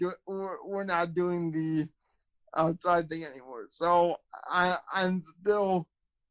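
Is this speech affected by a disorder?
Yes: cerebral palsy, spastic quadriplegia.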